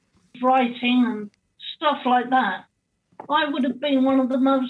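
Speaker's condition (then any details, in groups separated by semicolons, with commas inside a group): Cerebral palsy quadriplegia; permanent wheelchair user, much pain from surgery, spasm when moved suddenly, in her 70s, 24/7 care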